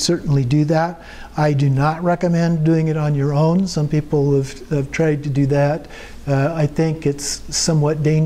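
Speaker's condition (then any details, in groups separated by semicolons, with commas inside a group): No condition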